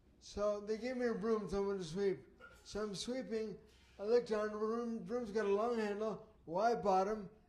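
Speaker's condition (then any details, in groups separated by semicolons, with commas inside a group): Traumatic brain injury; occupational therapy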